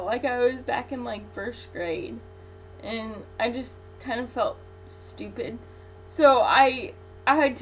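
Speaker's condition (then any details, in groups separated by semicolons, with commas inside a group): Cerebral palsy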